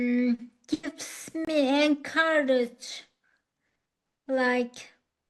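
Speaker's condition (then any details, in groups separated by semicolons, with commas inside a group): Acquired ataxia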